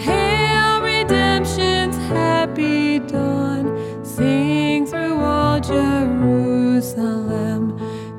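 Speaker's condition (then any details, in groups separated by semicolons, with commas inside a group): No condition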